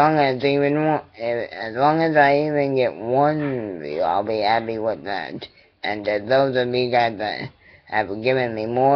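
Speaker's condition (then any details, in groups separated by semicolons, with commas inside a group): Cerebral palsy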